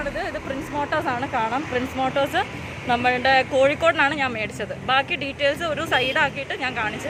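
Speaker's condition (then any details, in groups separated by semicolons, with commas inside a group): No condition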